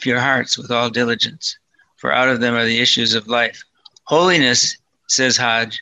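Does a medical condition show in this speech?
Yes: Parkinson's disease, mild; Parkinson's disease diagnosed about six years before recording.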